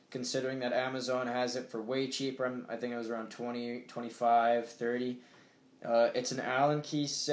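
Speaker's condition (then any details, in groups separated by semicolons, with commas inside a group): No condition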